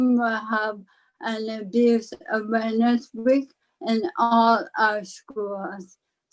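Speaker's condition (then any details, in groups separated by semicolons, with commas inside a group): ALS; slight speech impairment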